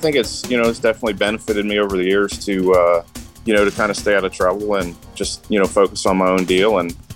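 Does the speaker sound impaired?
No.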